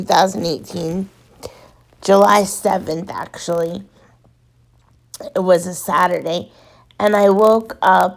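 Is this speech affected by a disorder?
Yes: cerebral palsy.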